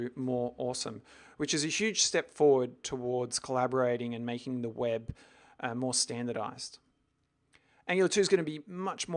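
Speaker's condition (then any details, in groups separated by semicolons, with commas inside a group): No condition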